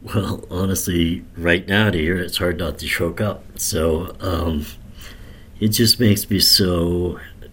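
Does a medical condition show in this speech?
Yes: cleft lip and palate, severe; does cartoon voices for part of living.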